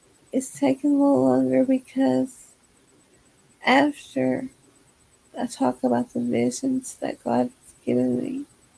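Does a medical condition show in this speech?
Yes: multiple system atrophy; parkinsonian type (msa-p), first thought Parkinson's, began with tripping over feet, degenerative, no cure, suprapubic catheter; repeated rapid progressions, water therapy helps, autonomic decline in circulation, breathing, bowels, bladder; respiratory system affected, stopped breathing during catheter complication.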